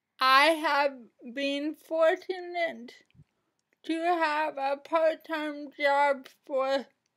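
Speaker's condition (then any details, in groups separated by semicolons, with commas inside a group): Cerebral palsy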